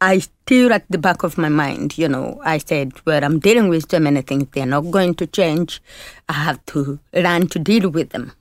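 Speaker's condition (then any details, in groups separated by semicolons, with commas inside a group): Deafness (Usher syndrome); did not speak well while growing up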